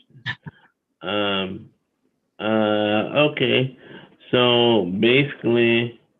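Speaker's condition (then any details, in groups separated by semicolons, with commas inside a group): Cerebral palsy; wheelchair user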